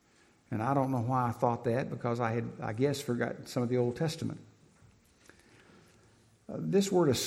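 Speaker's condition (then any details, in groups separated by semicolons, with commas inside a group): No condition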